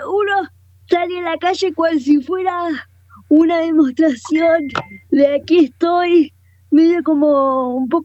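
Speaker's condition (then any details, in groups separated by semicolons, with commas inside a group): Cerebral palsy, quadriparesis; wheelchair user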